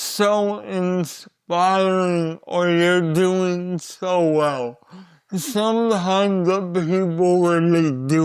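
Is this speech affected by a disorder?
Yes: cerebral palsy; voice often not understood.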